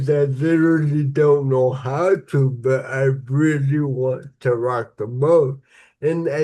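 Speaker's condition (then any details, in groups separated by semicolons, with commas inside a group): Cerebral palsy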